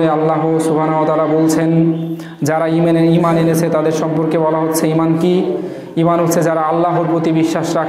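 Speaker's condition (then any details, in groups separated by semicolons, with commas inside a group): No condition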